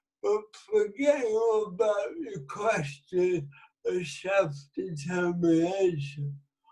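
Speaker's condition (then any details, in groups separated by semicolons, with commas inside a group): Cerebral palsy; affects speech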